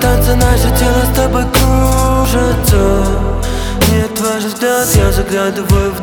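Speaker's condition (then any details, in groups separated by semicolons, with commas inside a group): No condition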